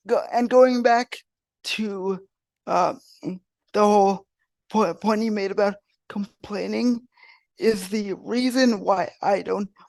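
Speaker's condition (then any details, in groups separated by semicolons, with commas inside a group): Cerebral palsy; wheelchair user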